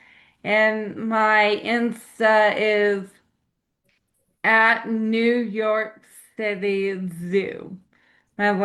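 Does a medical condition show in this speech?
Yes: ALS; slow progressing, about seven years since diagnosis.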